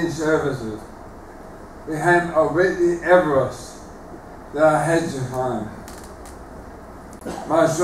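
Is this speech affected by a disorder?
Yes: motor neuron disease, bulbar onset; onset in the mouth; slurred words first symptom, speech audibly affected.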